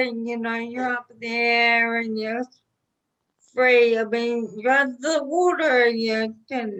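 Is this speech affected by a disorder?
Yes: ataxia; can breathe, can equalize.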